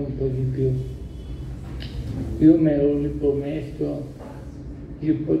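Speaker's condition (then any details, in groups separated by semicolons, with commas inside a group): ALS (sla); bulbar form; marked dysphagia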